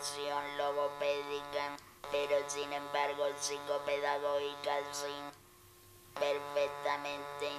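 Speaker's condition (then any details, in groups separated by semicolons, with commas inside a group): Total laryngectomy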